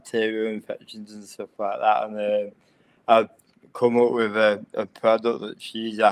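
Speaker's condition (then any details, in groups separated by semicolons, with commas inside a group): Cerebral palsy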